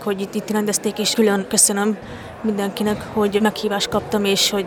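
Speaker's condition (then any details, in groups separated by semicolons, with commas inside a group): Deafness; hearing loss, competes in deaf sports where starts are signaled by start lights, not sound; tried signing with japanese sign-language users at the competition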